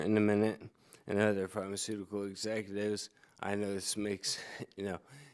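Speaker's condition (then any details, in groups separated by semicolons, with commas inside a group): ALS; diaphragm weakening, voice may be hard to hear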